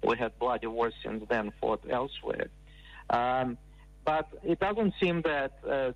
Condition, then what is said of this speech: None; typical speech.